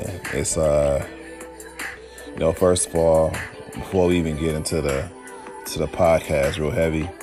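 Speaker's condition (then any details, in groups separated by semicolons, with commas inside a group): No condition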